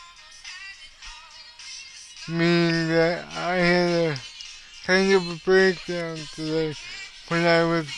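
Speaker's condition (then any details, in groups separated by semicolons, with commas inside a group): Cerebral palsy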